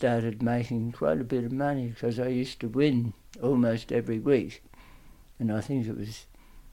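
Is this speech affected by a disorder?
Yes: tongue cancer; aggressive tongue cancer, radiotherapy and chemotherapy, stomach feeding tube for swallowing problems after treatment; speech and swallowing problems persist to a certain extent; lasting speech and swallowing problems, still present to a certain extent.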